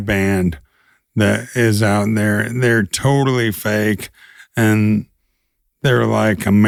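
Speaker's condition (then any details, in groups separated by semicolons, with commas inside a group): ALS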